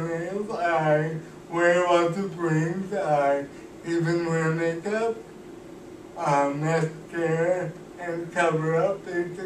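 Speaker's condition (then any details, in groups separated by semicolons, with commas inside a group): Cerebral palsy; cannot walk, uses wheelchair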